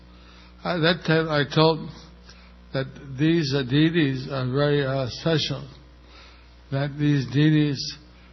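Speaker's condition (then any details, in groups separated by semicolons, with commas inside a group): Stroke with facial paralysis; undergoing therapy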